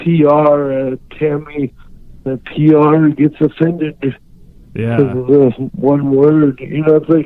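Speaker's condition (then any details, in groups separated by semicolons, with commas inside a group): Cerebral palsy; unable to write or type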